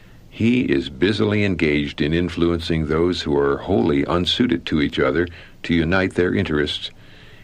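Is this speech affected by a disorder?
No.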